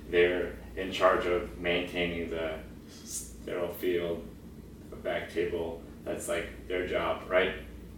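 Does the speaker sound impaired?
Yes: stutter; stutter noticed around fourth or fifth grade, mother also stuttered, speech therapist at outpatient clinic at about 16; mindfulness practice, anxious on podcast; hard blocks on words, fluent when alone, swearing or singing, stuttering now; here blocks.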